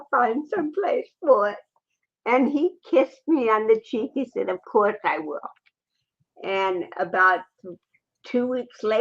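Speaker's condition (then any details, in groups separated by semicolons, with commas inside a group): Cerebral palsy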